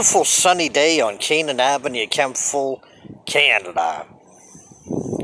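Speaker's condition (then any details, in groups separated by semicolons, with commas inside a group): No condition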